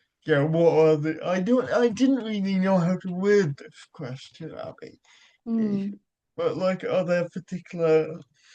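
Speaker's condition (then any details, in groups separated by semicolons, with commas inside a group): Cerebral palsy; childhood surgery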